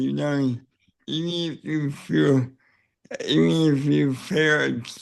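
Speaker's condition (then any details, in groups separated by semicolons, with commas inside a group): Cerebral palsy; neck surgery went badly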